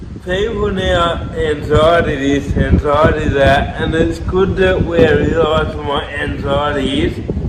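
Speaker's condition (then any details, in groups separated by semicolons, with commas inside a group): Cerebral palsy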